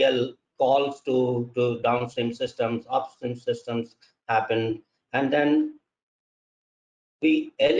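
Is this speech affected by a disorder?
No.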